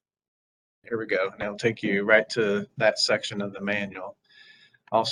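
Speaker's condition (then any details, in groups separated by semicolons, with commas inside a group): No condition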